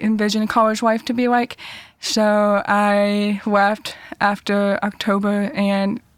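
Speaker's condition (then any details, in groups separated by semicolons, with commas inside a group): Deafness; cochlear implants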